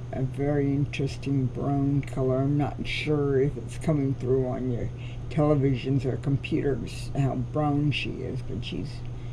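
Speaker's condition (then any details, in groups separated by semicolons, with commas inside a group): Cerebral palsy; cannot walk, crawls to get around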